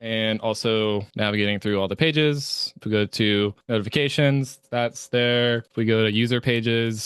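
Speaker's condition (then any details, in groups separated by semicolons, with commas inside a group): No condition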